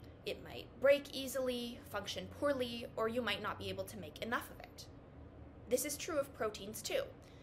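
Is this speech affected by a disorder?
No.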